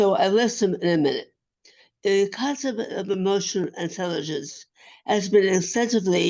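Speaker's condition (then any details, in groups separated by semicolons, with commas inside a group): Acquired brain injury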